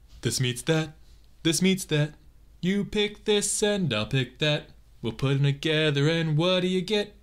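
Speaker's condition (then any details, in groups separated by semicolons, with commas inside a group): No condition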